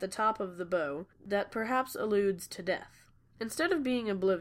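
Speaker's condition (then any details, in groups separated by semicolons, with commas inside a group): No condition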